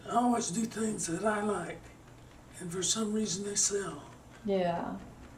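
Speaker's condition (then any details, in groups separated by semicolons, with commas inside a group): Parkinson's; slowing down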